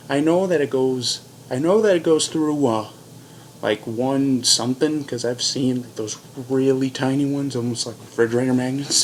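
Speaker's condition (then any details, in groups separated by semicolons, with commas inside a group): No condition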